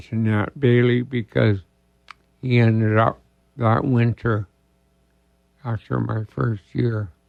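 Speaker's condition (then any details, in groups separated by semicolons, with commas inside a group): ALS; diagnosed about two years ago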